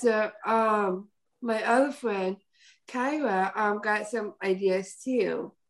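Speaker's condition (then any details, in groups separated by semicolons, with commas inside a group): Down syndrome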